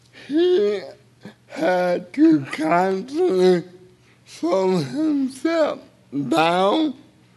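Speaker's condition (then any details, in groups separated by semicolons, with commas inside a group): Cerebral palsy; a little difficult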